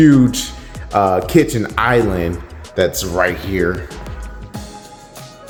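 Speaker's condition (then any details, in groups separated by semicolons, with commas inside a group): No condition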